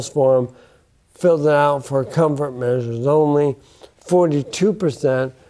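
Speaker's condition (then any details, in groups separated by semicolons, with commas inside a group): Bulbar onset ALS; affects speech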